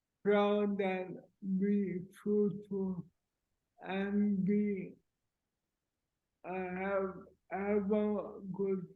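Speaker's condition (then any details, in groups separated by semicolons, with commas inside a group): Cerebral palsy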